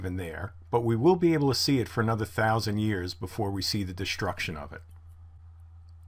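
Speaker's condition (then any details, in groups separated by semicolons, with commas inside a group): No condition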